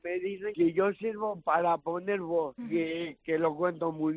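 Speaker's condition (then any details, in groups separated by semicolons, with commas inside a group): Cerebral palsy; cerebral palsy from birth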